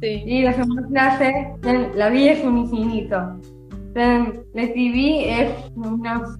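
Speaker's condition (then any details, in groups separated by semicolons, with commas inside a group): Down syndrome; from birth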